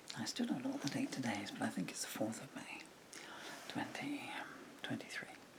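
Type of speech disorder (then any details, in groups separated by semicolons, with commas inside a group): Bulbar dysarthria; progressive bulbar palsy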